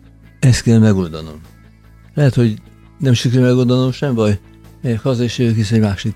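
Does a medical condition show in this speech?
Yes: Parkinson's disease; becomes emotional more easily as a symptom; qigong exercises with other Parkinson's patients; harder for listeners to understand.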